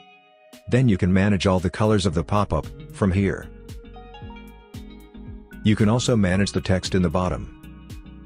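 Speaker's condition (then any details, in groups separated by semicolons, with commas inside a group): No condition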